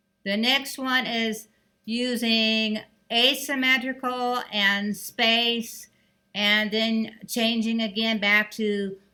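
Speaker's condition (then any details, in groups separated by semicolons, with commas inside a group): No condition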